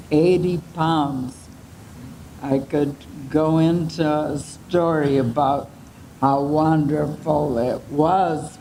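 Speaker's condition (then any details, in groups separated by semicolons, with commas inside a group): ALS; slow speech, voice changes, swallowing trouble, excessive saliva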